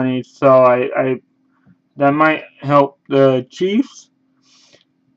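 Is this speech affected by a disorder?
Yes: cerebral palsy.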